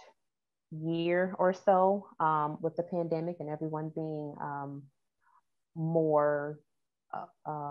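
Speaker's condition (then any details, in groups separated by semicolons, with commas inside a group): No condition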